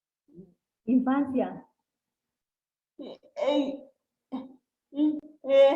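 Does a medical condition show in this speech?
Yes: cerebral palsy; since birth.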